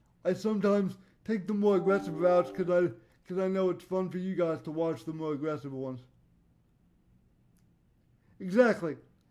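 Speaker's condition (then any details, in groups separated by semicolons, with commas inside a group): Cerebral palsy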